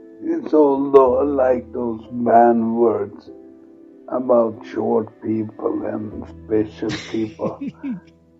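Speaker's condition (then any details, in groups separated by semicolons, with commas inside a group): Multiple sclerosis; progressive form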